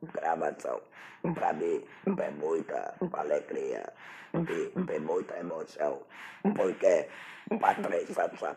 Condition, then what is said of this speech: Throat cancer. E hoje, graças a Deus e graças à Fonoaudiologia, eu estou falando com voz esofágica.